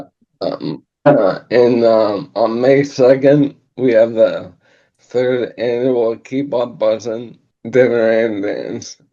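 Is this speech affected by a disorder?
Yes: ALS; about two years since onset.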